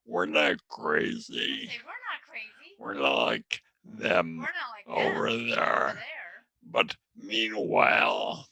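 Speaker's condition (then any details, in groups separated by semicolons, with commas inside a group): Traumatic brain injury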